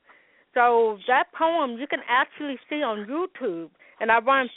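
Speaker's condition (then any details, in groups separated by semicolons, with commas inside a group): Hearing loss with speech impediment; congenital hearing loss, umbilical cord wrapped around neck at birth, hearing aids since 15 months; wears hearing aids, learned sign language at four; speech impediment caused by hearing loss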